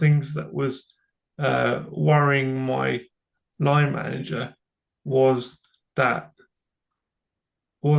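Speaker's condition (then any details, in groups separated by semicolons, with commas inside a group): Cerebral palsy; from birth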